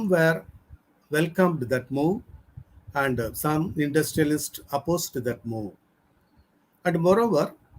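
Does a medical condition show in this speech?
No.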